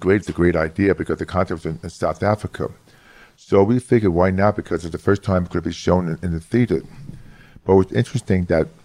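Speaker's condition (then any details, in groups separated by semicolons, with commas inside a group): Hearing loss; severe childhood speech impediment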